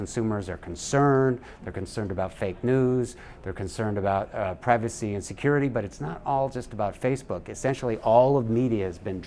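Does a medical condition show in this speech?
No.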